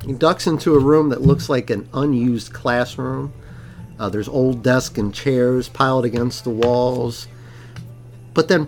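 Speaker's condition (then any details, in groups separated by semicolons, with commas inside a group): No condition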